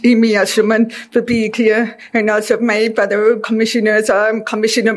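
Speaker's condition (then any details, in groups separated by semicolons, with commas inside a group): Deafness; speech therapy most of life with Mindy Kobomis, learning to talk, hear and pronounce words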